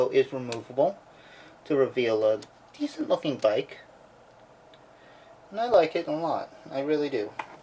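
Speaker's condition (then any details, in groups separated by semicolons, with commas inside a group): No condition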